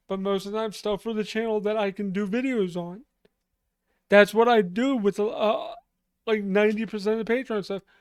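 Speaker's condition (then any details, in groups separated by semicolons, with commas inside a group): Cerebral palsy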